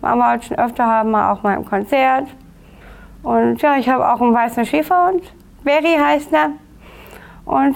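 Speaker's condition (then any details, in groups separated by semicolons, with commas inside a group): Down syndrome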